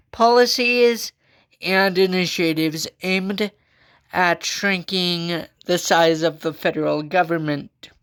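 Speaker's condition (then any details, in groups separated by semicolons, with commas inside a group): Cerebral palsy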